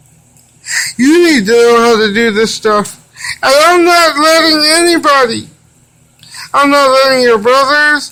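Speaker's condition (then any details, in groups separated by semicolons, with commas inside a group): Cerebral palsy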